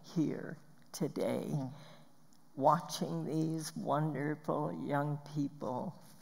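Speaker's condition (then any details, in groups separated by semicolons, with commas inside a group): Spasmodic dysphonia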